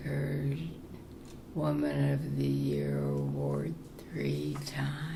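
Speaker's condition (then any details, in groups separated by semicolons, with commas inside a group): Parkinson's; very soft, low voice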